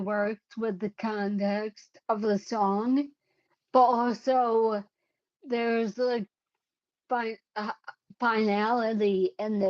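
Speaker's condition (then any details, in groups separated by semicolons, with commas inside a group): Cerebellar ataxia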